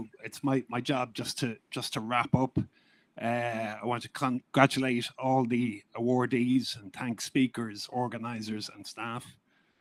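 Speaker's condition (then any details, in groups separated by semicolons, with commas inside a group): No condition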